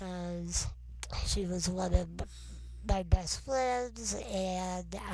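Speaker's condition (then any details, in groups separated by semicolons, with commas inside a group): Non-progressive muscular dystrophy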